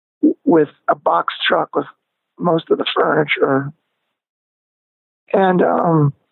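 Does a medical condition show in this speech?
Yes: spasmodic dysphonia; voice lost power, progressively weaker, lost vocal control, range shrank high and low, lost singing ability.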